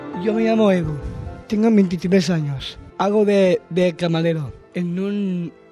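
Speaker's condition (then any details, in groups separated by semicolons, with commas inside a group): Down syndrome; genetic disorder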